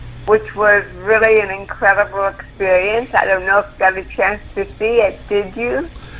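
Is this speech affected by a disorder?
Yes: cerebral palsy; involuntary movements.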